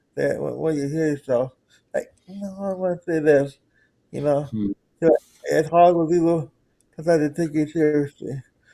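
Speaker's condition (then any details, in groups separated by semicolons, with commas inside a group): Cerebral palsy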